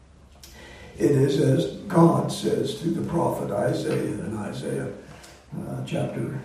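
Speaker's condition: Voice disorder; not contagious

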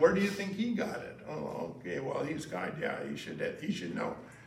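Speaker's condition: No condition

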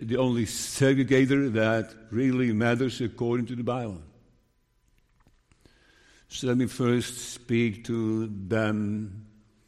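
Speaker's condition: Parkinson's disease; diagnosed 5 years ago, very slow progression per neurologist; sometimes stutters and blurs words, still preaching

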